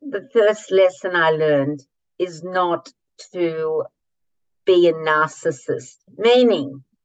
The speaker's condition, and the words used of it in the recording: Aphasia. So even though I lost my speech, and I sound like I can speak now, but it was through neuroplasticity, which involves adaptive, structural, and functional changes